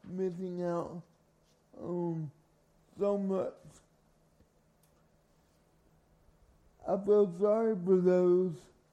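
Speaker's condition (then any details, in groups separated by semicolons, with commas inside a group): Cerebral palsy; from birth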